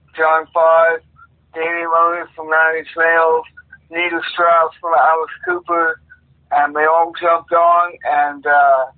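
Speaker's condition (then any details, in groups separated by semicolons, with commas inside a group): Cerebral palsy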